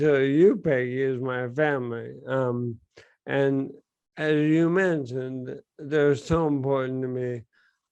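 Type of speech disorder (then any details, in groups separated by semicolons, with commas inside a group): Bulbar dysarthria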